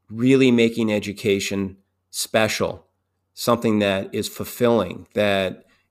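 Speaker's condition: No condition

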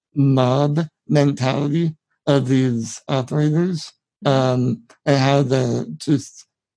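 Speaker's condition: Spinal muscular atrophy, severe; genetic

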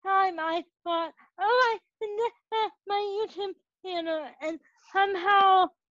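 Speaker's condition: Cerebral palsy; present from birth; age 21

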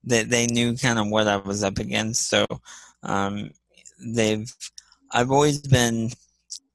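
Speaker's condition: Spastic cerebral palsy; physical and occupational therapy in childhood

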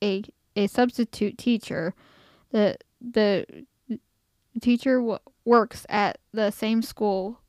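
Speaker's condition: Stuttering; stutter since school years, avoided reading own writing aloud in class; stutter while reading aloud, co-host calls it limited, blocks; part-word and whole-word repetitions; repeated sounds, repeated words

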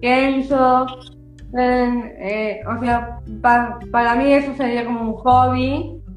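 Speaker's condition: Down syndrome; from birth

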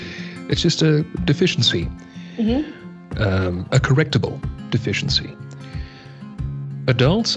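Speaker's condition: No condition

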